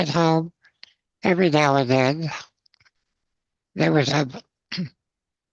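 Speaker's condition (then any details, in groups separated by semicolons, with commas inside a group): Spinal muscular atrophy, congenital; progressive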